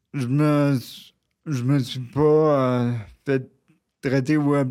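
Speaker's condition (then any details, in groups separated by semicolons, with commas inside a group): Cerebral palsy, near quadriplegia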